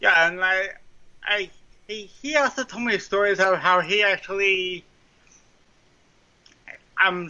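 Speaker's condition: Cerebral palsy; mild cerebral palsy, lifelong, trouble writing with hands, slow running, 21 minutes per mile; speech impediment, sounds like Wendy's drive-thru speaker box, may sound drunk

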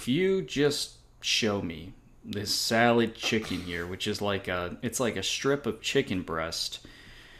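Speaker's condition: No condition

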